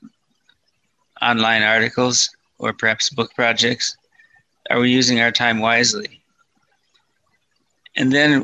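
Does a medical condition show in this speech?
Yes: Parkinson's disease, mild.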